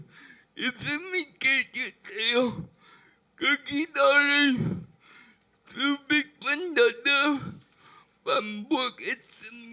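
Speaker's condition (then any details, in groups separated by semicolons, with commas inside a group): Brain lesion disability grade 1, severe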